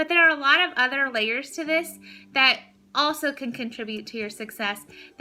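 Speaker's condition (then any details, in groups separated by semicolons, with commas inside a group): No condition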